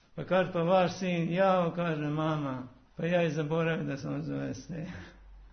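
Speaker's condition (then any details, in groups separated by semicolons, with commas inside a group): Parkinson's disease; walks about 8 km daily, very active, reports no difficulties from the illness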